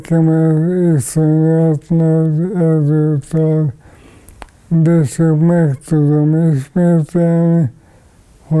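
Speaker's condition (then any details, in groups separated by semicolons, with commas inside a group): ALS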